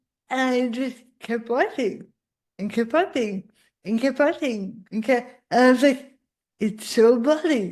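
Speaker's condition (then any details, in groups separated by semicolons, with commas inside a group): Cerebral palsy; spasticity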